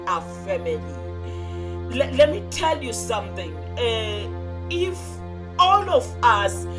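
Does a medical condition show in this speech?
No.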